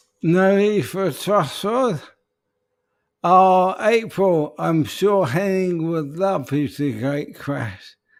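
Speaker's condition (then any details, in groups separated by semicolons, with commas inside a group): ALS; speech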